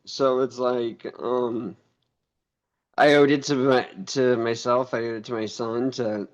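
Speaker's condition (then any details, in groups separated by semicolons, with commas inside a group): ALS; cannot speak, types via brain implant, uses cloned voice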